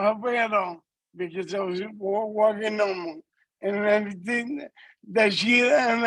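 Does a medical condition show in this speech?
Yes: multiple system atrophy; speech affected.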